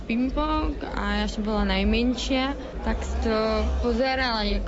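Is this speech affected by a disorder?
Yes: deafness; born hearing, near-total hearing loss in early childhood, caused by medicines given as treatment; reads lips, sometimes uses hearing aid.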